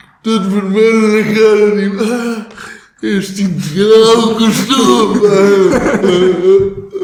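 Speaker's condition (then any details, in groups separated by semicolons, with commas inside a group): Cerebral palsy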